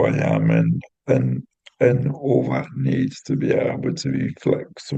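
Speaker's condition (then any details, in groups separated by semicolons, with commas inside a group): Cerebral palsy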